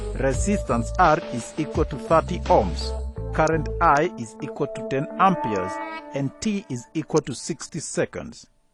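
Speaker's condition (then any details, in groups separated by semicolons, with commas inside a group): No condition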